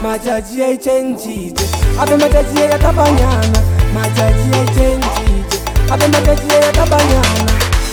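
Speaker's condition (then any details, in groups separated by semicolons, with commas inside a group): No condition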